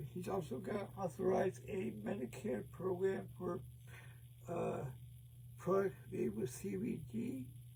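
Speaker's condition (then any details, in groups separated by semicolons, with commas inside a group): Cerebral palsy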